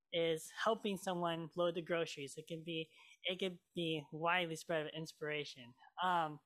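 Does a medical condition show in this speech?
Yes: cleft lip and palate; congenital cleft lip and palate, many childhood surgeries, major closure surgery, lip scar, scar removal declined; cleft made eating, talking and singing hard while growing up.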